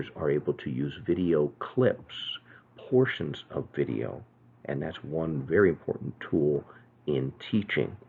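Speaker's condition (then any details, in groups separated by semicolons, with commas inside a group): No condition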